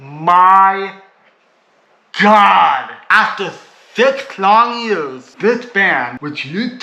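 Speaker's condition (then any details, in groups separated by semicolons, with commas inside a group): Cerebral palsy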